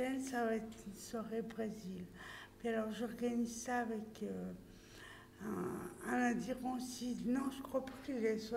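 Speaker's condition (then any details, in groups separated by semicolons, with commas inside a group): Traumatic brain injury; accident, brain cell damage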